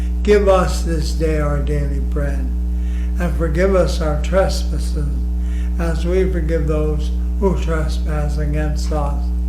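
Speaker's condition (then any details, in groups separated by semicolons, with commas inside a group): ALS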